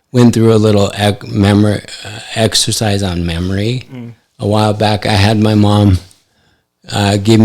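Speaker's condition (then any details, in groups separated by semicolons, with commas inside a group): ALS; affects hand function; recently diagnosed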